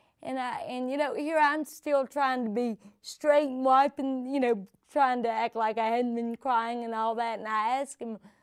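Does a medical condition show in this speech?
Yes: cerebral palsy; from birth.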